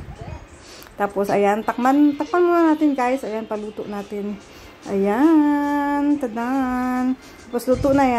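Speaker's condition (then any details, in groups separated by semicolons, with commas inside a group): No condition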